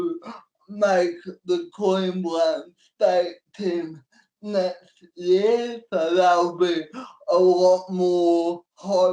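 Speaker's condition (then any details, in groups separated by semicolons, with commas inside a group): Cerebral palsy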